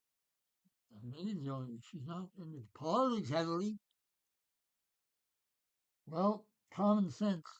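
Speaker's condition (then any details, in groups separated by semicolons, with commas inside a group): Parkinson's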